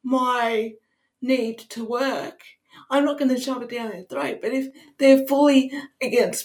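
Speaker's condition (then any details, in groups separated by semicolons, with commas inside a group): Cerebral palsy; wheelchair user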